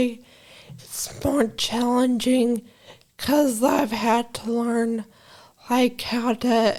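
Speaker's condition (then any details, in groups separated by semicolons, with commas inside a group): Brain injury from aneurysm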